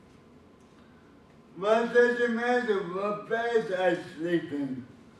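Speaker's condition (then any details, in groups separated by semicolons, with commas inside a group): Cerebral palsy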